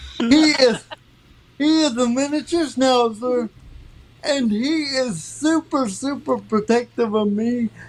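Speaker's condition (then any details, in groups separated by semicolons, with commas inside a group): Cerebral palsy; from birth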